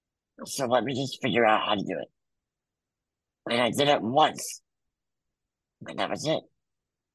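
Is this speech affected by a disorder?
Yes: muscular dystrophy; back surgery at 14 followed by near-fatal pneumonia.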